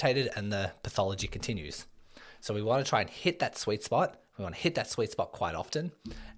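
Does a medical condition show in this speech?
No.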